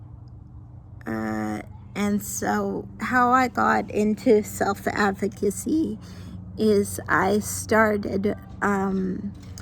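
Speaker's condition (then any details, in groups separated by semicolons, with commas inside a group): Mild cerebral palsy; mild, can walk and talk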